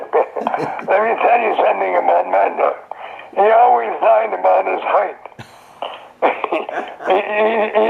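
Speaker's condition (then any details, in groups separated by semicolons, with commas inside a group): Throat cancer; survivor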